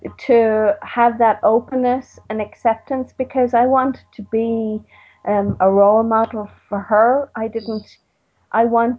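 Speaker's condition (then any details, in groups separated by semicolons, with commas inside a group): Stuttering; covert stutter, extremely covert, hid stuttering with tricks, often appeared not to stutter, fluency at huge cost; still a bit covert, uses tricks sometimes, attends self-help group, did week-long intensive course; little overt stuttering; prolonged sounds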